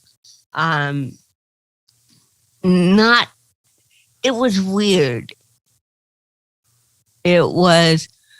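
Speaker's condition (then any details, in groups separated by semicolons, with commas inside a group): Cerebral palsy; since birth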